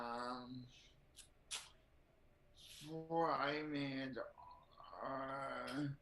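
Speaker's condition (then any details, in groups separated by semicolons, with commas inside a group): Cerebral palsy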